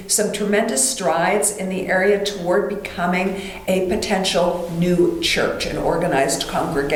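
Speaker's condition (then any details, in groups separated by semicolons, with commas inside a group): No condition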